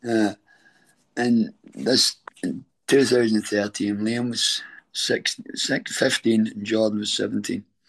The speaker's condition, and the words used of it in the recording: Throat cancer. That's why I talk like this.